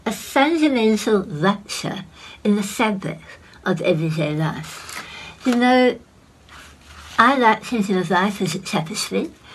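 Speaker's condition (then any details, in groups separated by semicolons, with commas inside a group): Head and neck cancer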